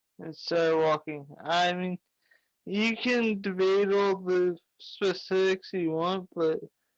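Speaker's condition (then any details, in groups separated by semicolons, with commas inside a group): Traumatic brain injury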